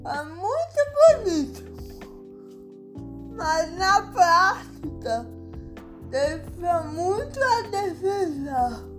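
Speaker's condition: Cerebral palsy; speech difficulty due to sequelae, lines also given in written podcast description for listeners

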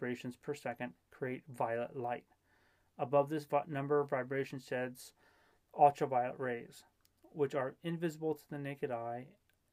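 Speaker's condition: No condition

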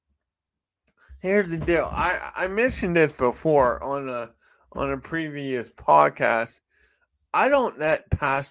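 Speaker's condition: Cerebral palsy; affects walk and speech

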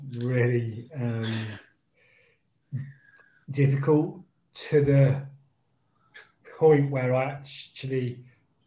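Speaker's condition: Stammer; stammer since childhood, hard reading aloud at school, phone calls, ordering train tickets, phone callers hung up thinking prank call; still stammers, lockdown impacted stammer, had mask made saying i stammer, you'll have to wait; sound, word and phrase repetitions, part-word repetitions, fillers like um and uh; repeated sounds, blocks

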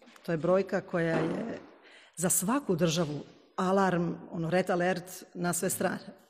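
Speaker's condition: No condition

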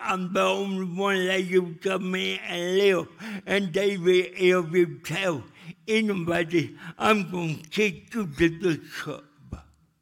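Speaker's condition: Cerebral palsy; still talks funny

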